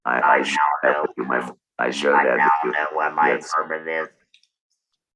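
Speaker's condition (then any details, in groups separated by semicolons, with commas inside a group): Total laryngectomy; total laryngectomy, laryngeal cancer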